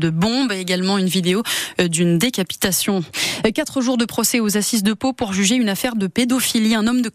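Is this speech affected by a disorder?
No.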